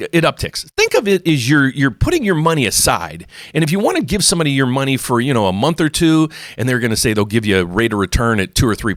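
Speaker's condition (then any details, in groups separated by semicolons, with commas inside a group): No condition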